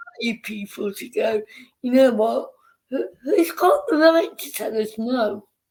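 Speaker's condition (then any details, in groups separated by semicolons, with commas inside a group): Cerebral palsy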